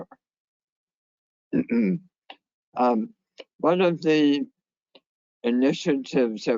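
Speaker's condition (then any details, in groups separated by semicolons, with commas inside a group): Head and neck cancer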